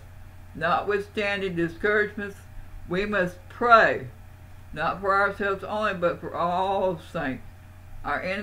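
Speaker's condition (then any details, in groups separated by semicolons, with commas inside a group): Parkinson's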